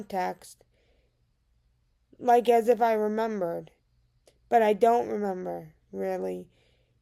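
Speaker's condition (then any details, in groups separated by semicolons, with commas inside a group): Cerebral palsy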